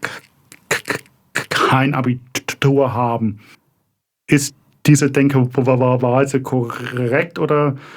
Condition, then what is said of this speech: Stuttering. Und wie ihr jetzt schon in den bisherigen 20 Sekunden gemerkt habt, habe ich einen Sprechfehler.